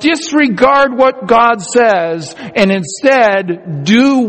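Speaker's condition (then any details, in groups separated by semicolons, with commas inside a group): No condition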